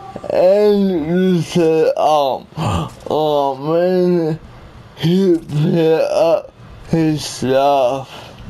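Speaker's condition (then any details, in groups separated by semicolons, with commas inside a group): Cerebral palsy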